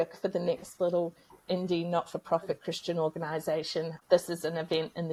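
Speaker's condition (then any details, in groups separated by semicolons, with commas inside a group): No condition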